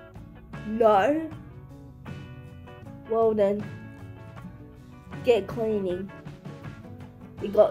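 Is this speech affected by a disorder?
Yes: cerebral palsy.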